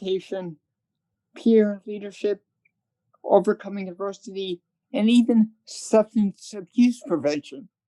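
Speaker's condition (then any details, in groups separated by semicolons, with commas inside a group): Cerebral palsy; present from birth, hearing loss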